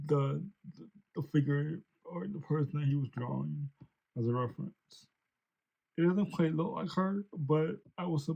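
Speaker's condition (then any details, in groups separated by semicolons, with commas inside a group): Cerebral palsy; since birth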